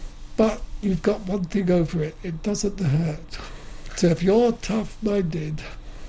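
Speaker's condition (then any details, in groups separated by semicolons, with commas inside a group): Motor neuron disease; wheelchair user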